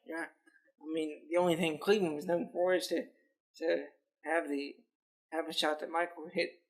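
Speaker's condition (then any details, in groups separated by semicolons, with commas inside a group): Cerebral palsy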